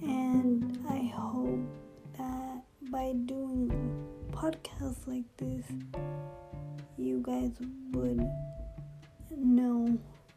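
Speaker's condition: Cerebral palsy; right side of brain affected, motor skills affected, more functional with left hand; drives power chair with left hand, walks with walker, largely independent

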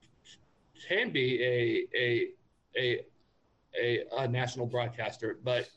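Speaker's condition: Stutter; past speech therapy; not currently in speech therapy; stutters most on own name, noticeable right away to new people; repeated sounds, blocks

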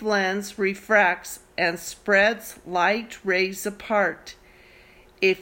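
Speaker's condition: No condition

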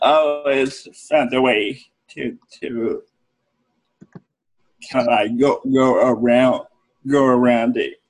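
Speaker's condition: Cerebral palsy; present from birth

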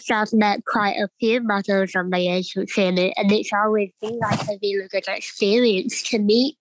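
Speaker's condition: Cleft palate; congenital

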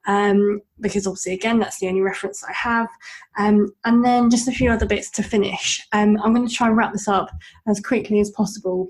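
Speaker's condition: Bilateral cleft lip and palate; congenital

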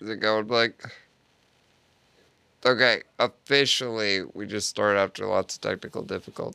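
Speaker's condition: Duchenne muscular dystrophy; adult stem cell therapy in Panama about 4 years ago

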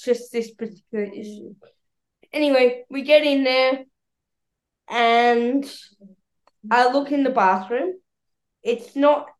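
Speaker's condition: Cerebral palsy; bilateral cochlear implants for hearing loss

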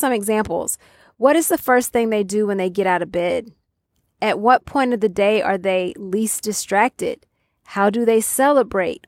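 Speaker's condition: No condition

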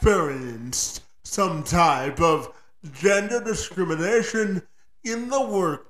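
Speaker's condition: Cerebral palsy; cerebral palsy present from birth

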